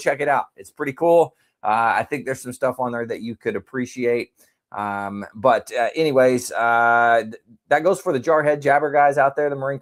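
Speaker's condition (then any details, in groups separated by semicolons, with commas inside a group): No condition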